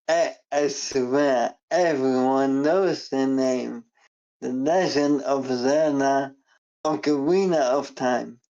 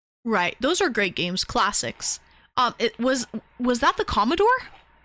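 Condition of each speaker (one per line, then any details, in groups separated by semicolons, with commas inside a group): ALS
No condition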